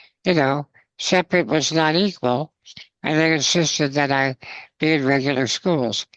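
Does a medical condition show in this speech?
Yes: spinal muscular atrophy, congenital.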